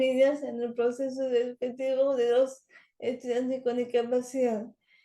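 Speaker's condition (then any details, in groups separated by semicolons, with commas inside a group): Cerebral palsy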